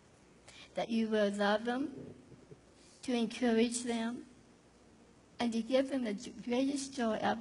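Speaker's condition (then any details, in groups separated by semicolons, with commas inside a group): Down syndrome; cannot drive or do math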